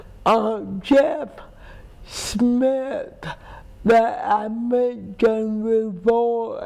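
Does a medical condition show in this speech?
Yes: cerebral palsy; affects walking and gait; described as mild; speech impairment.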